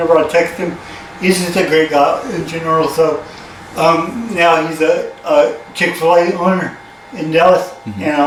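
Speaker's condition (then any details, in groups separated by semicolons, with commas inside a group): Cerebral palsy; from birth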